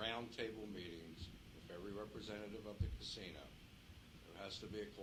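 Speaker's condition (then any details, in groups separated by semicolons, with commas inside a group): No condition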